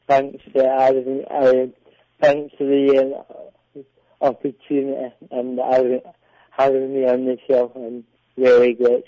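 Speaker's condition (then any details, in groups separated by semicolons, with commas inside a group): Cerebral palsy; back muscle training straightened posture and brought shoulders back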